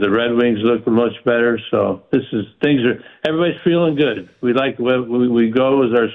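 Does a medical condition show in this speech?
Yes: Parkinson's; stays active.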